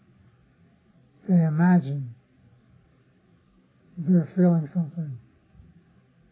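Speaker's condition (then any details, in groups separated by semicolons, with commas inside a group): Parkinson's disease; others offer remedies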